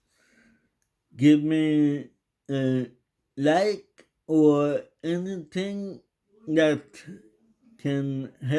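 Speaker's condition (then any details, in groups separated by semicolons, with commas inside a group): Cerebral palsy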